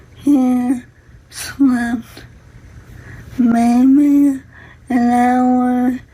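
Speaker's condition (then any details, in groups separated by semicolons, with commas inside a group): ALS; cause attributed to bacterial infection, treated; about 15 years since diagnosis, physical therapy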